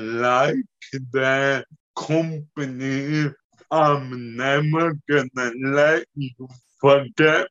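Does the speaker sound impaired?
Yes: cerebellar and spinal ataxia; degenerative nervous system disease, works with physio; ataxia affects speech, movement, hand movement, daily activities.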